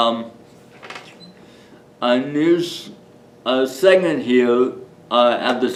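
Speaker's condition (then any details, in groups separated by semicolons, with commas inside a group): Cerebral palsy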